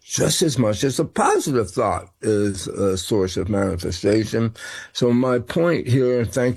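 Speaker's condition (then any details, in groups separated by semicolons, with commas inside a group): Tongue cancer; first noticed as hearing problem and ear pain, seen by ear nose throat doctor, first throat scan malignant, later scan benign; slurred speech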